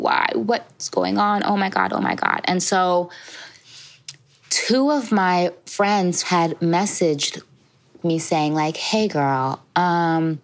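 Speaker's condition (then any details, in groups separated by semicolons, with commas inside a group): Stutter; severe in high school around age 17, fear of talking and communicating; prolonged sounds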